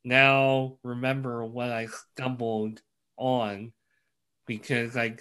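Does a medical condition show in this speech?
Yes: cleft lip and palate; congenital cleft lip and palate, craniofacial condition, many obstacles in life.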